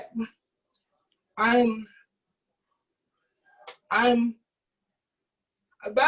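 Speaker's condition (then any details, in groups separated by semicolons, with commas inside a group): Cerebral palsy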